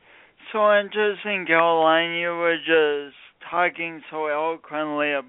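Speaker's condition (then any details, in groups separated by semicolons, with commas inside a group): Speech impediment from birth injury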